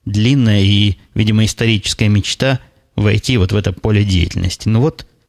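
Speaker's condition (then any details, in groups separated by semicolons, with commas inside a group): No condition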